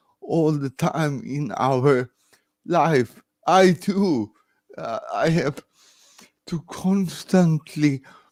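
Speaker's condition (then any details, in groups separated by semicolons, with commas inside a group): Cerebral palsy, severe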